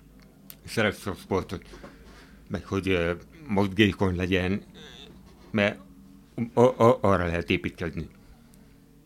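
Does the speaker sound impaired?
Yes: hearing impairment.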